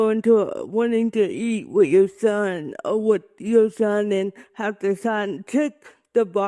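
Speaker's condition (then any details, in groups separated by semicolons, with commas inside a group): Cerebral palsy; with developmental disabilities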